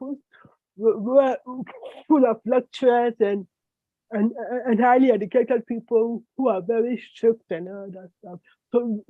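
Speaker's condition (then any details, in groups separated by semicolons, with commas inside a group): Cerebral palsy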